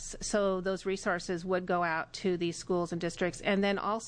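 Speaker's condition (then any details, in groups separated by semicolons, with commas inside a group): No condition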